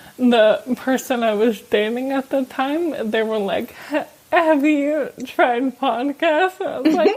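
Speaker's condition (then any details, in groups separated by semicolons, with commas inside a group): ALS; young adult, falls often; slowly losing speech, slightly slurred and quiet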